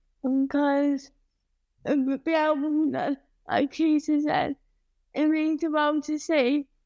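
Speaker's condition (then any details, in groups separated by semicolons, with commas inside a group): Cerebral palsy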